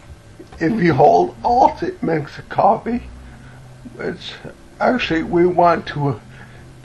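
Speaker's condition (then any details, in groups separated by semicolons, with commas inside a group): Cerebellar ataxia from brain tumour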